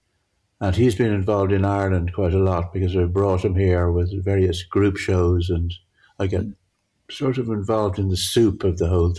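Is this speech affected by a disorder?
Yes: Parkinson's; grouped objects merge together.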